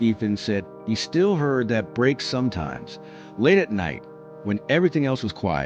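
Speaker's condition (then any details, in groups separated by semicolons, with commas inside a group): No condition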